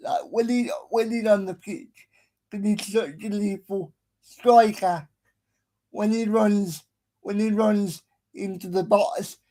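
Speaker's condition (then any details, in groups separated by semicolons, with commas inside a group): Cerebral palsy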